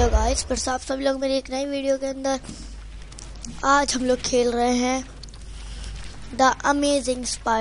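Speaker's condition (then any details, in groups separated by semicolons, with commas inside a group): No condition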